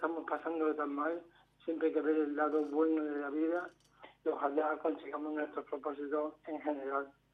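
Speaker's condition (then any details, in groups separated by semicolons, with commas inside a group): Amyotrophic lateral sclerosis; amyotrophic lateral sclerosis diagnosed about 2 years ago, progressive, neurodegenerative, no treatment, took part in trial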